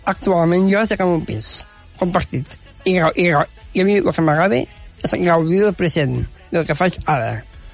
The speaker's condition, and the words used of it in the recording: Down syndrome. Aquí es coneix aquesta capacitat comunicativa que tinc de parlar al davant de la ràdio, com estic avui, o per parlar davant del públic.